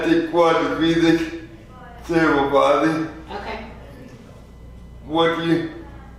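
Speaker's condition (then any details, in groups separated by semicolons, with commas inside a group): Spastic quadriplegia cerebral palsy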